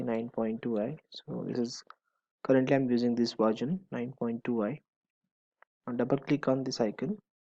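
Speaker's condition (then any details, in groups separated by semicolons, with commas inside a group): No condition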